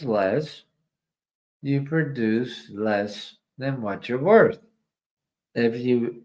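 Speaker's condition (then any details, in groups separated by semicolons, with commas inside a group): ALS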